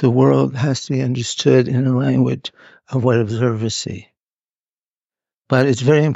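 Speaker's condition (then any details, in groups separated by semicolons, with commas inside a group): Parkinson's; audio hard to capture at points, partly due to movement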